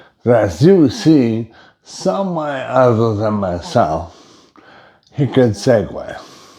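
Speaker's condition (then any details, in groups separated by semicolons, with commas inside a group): Brain injury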